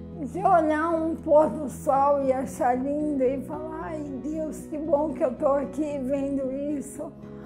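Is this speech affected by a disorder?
Yes: amyotrophic lateral sclerosis; bulbar onset.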